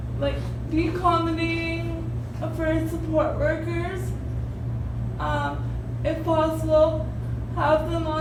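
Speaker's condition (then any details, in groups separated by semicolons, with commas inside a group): Cerebral palsy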